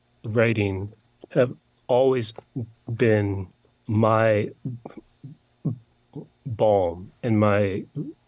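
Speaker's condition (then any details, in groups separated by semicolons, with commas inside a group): Stutter; long hidden; still stutters, no cure; blocking, no stuttering when singing; prolonged sounds, blocks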